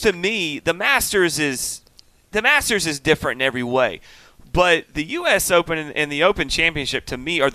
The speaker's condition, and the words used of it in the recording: No condition.